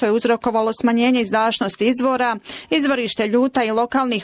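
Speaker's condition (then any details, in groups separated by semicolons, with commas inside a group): No condition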